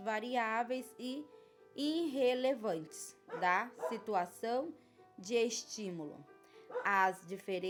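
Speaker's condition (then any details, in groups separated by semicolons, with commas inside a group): No condition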